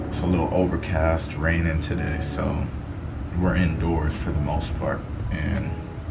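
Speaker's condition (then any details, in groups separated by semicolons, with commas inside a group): No condition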